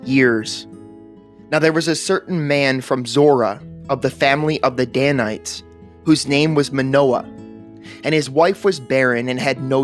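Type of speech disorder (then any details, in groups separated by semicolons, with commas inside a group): None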